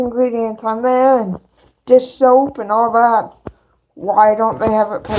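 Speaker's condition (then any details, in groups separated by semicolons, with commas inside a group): Cerebral palsy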